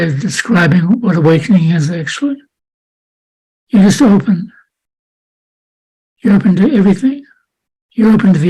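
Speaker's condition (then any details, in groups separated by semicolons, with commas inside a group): Parkinson's disease; unsteady walking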